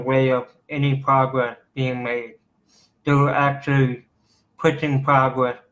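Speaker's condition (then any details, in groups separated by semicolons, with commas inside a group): Cerebral palsy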